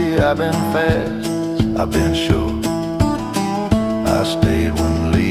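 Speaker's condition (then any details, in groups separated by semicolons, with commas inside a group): No condition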